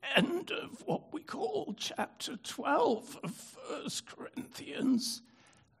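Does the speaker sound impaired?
Yes: spasmodic dystonia; brain disorder.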